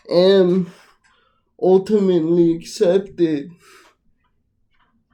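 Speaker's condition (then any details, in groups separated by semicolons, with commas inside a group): Ataxic cerebral palsy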